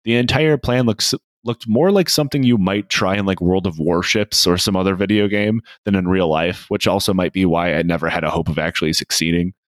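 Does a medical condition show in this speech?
No.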